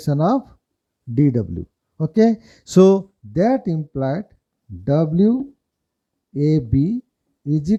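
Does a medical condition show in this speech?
No.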